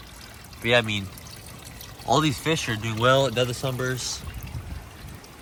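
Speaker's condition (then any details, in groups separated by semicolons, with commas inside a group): No condition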